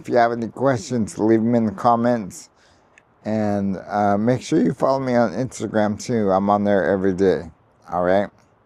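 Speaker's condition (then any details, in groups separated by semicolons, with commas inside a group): ALS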